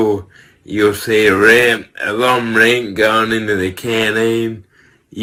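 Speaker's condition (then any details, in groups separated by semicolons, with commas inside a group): Cerebral palsy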